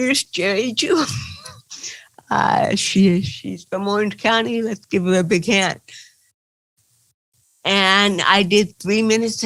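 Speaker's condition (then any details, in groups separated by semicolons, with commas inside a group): Cerebral palsy; from birth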